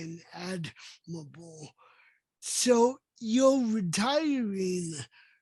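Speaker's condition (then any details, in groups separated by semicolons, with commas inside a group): Cerebral palsy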